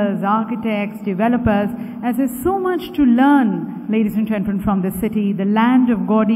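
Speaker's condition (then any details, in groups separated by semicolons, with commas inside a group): No condition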